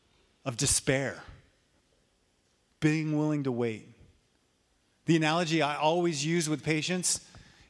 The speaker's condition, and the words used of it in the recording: No condition.